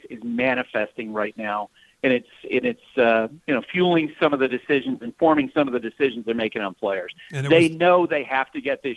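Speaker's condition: No condition

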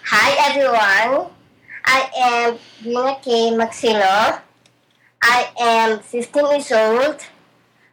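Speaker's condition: Down syndrome; regular speech therapy, reading practices, public speaking and mc work to build confidence; some speech difficulties due to condition

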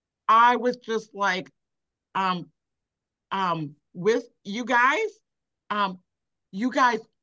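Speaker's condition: Aphasia after stroke; comprehends well but cannot repeat, viewer describes speech as clear

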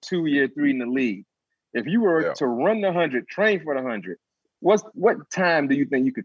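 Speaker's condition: No condition

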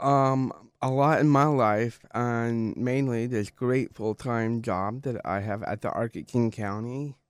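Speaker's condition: Down syndrome

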